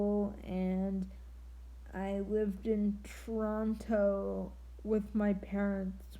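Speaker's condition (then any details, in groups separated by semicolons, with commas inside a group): Triplegic cerebral palsy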